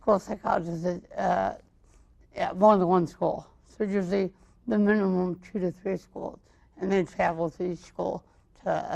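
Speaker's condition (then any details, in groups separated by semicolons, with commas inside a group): Cerebral palsy, mild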